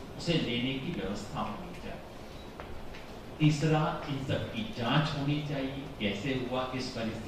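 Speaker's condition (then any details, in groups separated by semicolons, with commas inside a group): No condition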